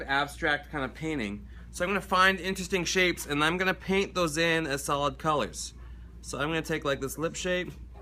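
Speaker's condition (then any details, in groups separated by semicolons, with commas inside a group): No condition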